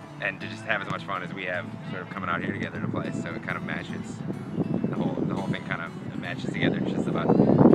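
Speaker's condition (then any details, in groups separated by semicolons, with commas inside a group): No condition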